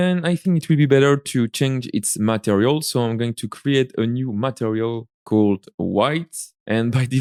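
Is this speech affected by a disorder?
No.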